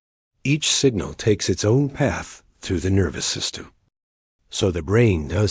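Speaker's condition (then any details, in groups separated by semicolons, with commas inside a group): No condition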